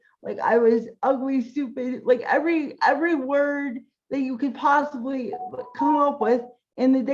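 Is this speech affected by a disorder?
Yes: cerebral palsy.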